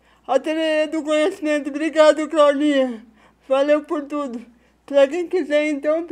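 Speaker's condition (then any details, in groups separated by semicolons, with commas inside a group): Cerebral palsy; spasticity, premature birth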